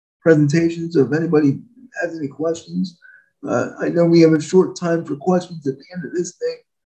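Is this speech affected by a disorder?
Yes: spastic quadriplegic cerebral palsy.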